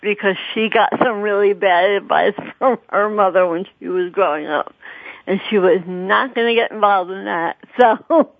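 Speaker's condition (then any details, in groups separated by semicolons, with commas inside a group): Cerebral palsy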